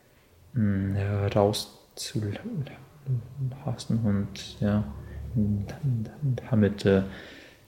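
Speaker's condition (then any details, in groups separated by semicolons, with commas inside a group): Stuttering; stuttering since primary school, grandfather stutters, mother stutters very slightly; ongoing at 27, has worked much on stuttering, severity varies day to day; blocks from slight to very strong, strong blocks cramp whole upper body, repetitions, fillers, singing freer; prolonged sounds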